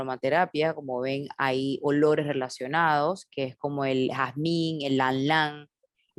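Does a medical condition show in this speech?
No.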